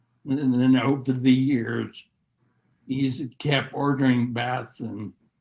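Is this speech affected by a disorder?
Yes: neurological disease.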